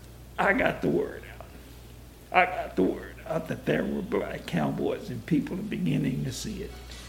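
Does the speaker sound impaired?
Yes: vocal dysphonia; vocal dysphonia in adulthood, voice loss began two weeks before demo recording, past speech therapy; quiet voice, hard to talk; speech impediment, some words hard like mailman, substitutes easier words like postman.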